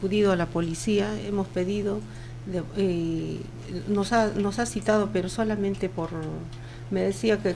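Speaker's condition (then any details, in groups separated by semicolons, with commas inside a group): No condition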